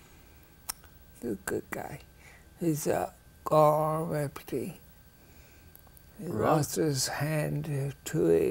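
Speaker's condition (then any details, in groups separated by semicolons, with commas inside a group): Ataxia; rare, progressive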